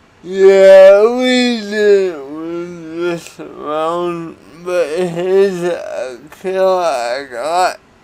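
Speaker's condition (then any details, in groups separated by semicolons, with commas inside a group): Cerebral palsy; atypical speech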